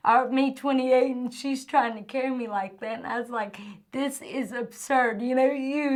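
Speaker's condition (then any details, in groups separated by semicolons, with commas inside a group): Cerebral palsy; from birth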